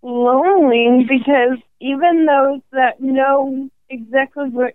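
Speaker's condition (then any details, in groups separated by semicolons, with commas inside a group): ALS; probable category at diagnosis, first symptoms in hand, diagnosed at 27 after 18 months; 5.5 years since diagnosis, considering walking device, sees speech and respiratory therapists, must catch breath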